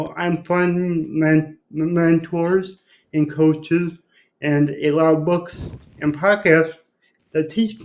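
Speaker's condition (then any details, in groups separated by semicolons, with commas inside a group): Cerebral palsy; from birth, birth asphyxia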